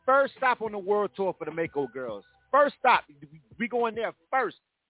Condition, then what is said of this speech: None; typical speech.